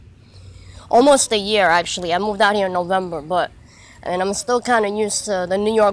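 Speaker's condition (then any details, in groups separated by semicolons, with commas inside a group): No condition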